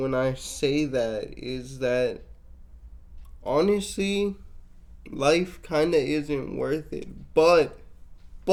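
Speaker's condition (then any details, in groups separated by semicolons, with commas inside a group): Cerebral palsy, mixed, mild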